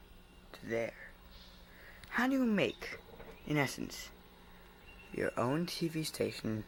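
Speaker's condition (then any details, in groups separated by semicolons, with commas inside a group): No condition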